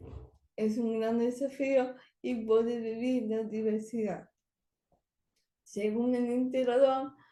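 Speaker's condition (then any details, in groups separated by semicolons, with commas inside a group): Cerebral palsy; speech not very good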